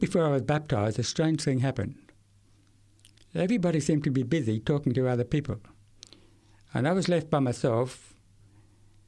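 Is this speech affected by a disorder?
Yes: severe to profound hearing loss; acquired at age 8 from meningitis, Queensland country town, one ear completely destroyed, left ear severe to profound; decades since onset, uses hearing aids, struggles to follow fast speech and lecturers facing away.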